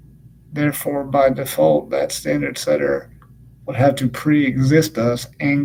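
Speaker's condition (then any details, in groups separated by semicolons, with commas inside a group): Cerebral palsy; has had speech therapy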